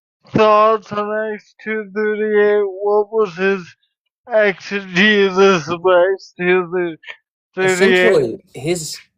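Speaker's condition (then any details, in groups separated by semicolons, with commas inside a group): Cerebral palsy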